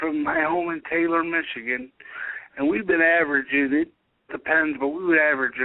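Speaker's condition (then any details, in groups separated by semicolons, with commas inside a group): Cerebral palsy; severe muscle spasms, spastic legs, uses wheelchair; medical marijuana, morning spasticity, stands briefly to transfer, frequent falls; able to speak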